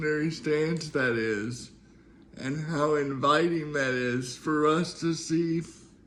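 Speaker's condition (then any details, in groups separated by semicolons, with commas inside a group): Cerebral palsy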